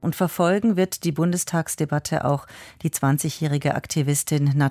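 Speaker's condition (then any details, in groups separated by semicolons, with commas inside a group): No condition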